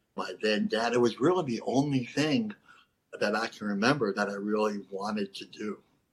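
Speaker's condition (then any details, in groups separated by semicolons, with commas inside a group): Cleft lip and palate; not fully formed at birth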